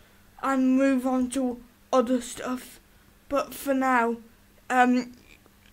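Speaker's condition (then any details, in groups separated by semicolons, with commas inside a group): Cerebral palsy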